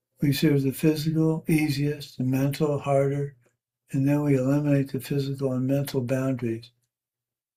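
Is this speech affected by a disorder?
Yes: Parkinson's; tremor varies day to day.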